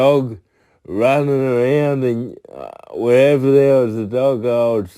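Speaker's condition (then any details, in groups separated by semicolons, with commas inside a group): Cerebral palsy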